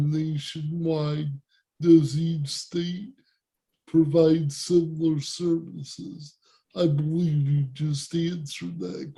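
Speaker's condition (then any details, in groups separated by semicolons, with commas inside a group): Cerebral palsy; present from birth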